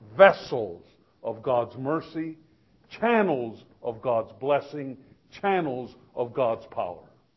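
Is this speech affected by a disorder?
No.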